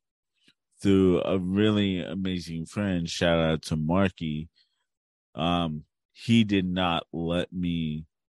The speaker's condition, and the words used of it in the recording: Cerebral palsy. You might start to think I have a disability when you hear me speak, or when you see me walk and you realize that I have a